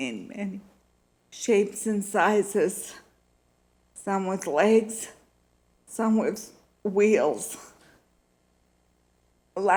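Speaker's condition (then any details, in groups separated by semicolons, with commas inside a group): Multiple sclerosis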